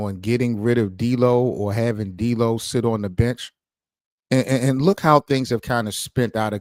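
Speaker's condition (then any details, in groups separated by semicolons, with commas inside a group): No condition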